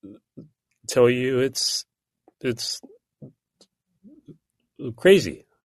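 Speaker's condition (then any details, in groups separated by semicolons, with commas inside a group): Stuttering; no stuttering when singing, singing uses a different neural pathway; repeated words, blocks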